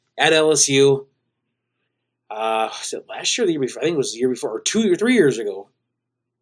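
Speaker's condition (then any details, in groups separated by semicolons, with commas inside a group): No condition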